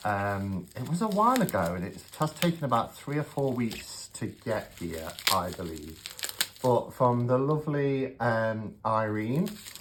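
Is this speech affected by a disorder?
No.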